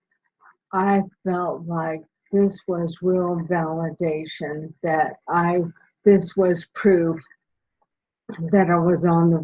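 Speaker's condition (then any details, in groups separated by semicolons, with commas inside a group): Primary lateral sclerosis; a little awkward, swallows mid-sentence, voice tires less now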